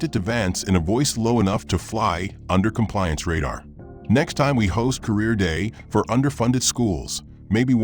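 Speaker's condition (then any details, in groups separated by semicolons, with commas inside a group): No condition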